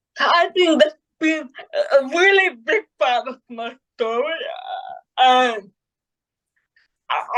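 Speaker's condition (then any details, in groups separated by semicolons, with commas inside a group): Cerebral palsy; present from birth, caused by severe neonatal jaundice, affects movement; adult, after childhood therapy; predicted unlikely to talk, early speech therapy improved speaking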